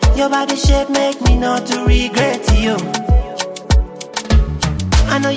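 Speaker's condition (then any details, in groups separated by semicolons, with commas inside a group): No condition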